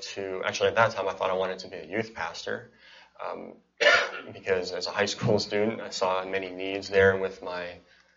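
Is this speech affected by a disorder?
Yes: cleft palate and cleft lip.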